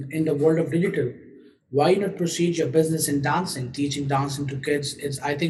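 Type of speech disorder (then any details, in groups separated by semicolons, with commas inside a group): None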